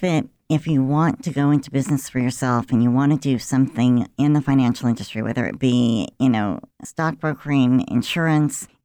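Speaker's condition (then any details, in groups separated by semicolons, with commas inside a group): Cleft lip and palate; congenital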